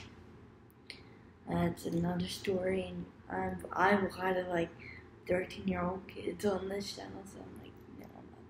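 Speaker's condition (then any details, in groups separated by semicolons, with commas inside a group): Cerebral palsy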